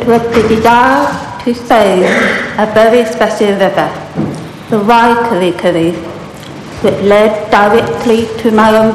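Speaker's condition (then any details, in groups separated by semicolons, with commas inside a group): Profound deafness; without speech at 2.5 years, mother taught basic speech before school, Mary Hare School for deaf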